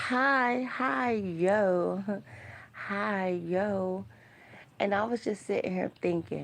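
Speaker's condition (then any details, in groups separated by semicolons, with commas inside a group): No condition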